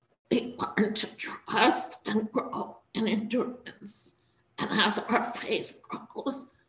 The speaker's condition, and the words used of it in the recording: Spasmodic dysphonia. As the title suggests, my vocal cords only function in, in spasms.